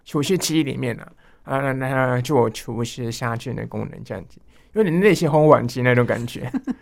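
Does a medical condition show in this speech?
Yes: hearing loss; hearing loss from enlarged vestibular aqueduct, long auditory-speech training with therapist 蘇心怡 into junior high, electronic hearing device; occasional vertigo, now more stable, struggles to hear in class, classmates interpret or write, avoids phone work; articulation clear enough, too fast, speeds up and loses breath when absorbed, heavy nasality, mistaken for overseas student.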